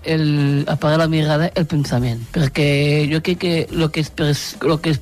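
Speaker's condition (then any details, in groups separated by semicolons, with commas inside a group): Down syndrome; genetic, three copies of chromosome 21, intellectual disability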